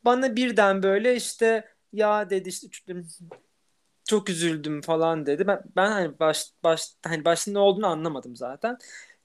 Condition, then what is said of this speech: Stuttering. Çünkü ben de bazen karşıdakilere çok bakmadığım için kekelerken.